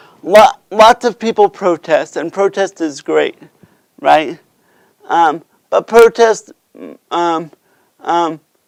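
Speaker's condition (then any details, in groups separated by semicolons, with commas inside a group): Cerebral palsy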